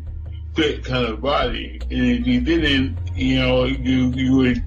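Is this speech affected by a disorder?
Yes: cerebral palsy; nosebleed and stopped breathing as newborn at home in Buffalo.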